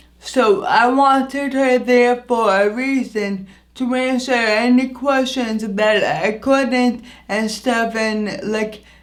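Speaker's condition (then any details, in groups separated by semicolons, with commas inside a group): Anoxic brain injury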